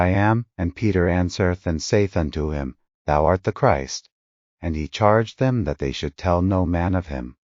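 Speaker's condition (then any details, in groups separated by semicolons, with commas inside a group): No condition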